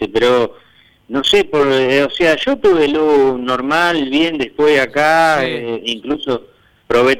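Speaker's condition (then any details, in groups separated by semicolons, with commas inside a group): No condition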